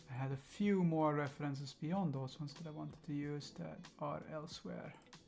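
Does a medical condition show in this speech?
No.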